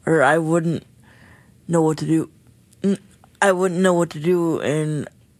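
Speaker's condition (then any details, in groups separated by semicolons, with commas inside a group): Cerebral palsy; uses motorized wheelchair, needs lift to get out of bed, round-the-clock caregivers, daily medication; in motorized wheelchair in studio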